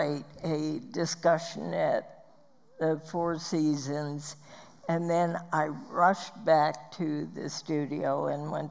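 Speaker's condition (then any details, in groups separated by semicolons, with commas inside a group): Spasmodic dysphonia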